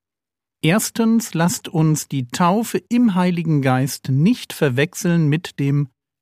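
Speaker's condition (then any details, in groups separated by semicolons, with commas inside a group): No condition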